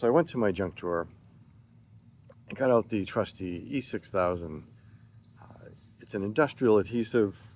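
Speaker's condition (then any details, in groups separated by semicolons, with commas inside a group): No condition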